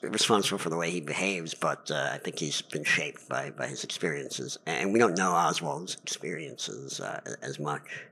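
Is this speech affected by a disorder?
Yes: cleft palate; lifelong.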